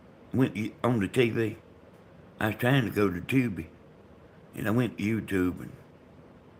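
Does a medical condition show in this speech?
Yes: brain bleed.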